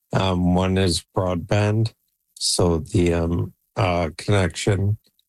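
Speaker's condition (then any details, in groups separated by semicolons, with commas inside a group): ALS; age 48, Neuralink N1 brain implant controls computer by thought, voice banked with 11 labs; progressing, in Neuralink trial with Toronto Western Hospital, implant about 3 months ago; voice deteriorating, expects soon to lose speech, computer to speak in banked voice via Neuralink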